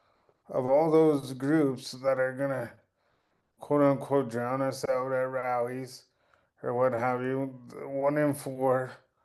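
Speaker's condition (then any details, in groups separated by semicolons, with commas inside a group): Cerebral palsy; since birth, birth complications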